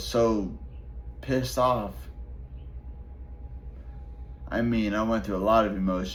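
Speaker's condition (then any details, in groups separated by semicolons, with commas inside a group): Traumatic brain injury; 20-foot fall, surgery; relearned talking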